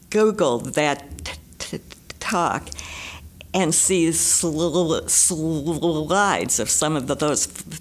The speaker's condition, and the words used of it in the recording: Stuttering. Thanks for having me, Scott, and thanks for thinking outside of the box in inviting a person who struggles to speak